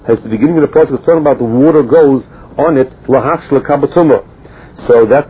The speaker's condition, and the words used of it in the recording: None; typical speech.